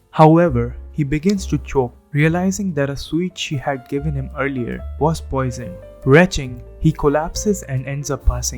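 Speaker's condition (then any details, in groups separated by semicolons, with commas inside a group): No condition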